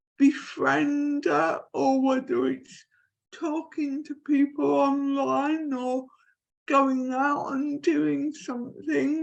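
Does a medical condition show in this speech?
Yes: cerebral palsy; from birth, affects limbs and neck; aged 54, lives independently.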